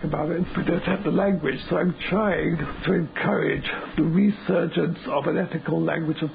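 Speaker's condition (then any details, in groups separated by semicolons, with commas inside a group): Motor neuron disease; progressive, eventually fatal, wheelchair-bound, completely immobile, body capacities steadily shrinking; speaks through air breathing contraption, voice only remaining usable function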